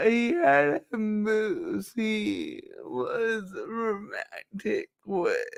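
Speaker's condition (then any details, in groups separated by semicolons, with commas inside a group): Cerebral palsy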